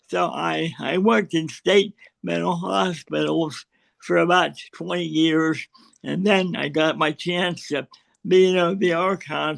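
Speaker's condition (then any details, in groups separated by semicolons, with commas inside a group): Cerebral palsy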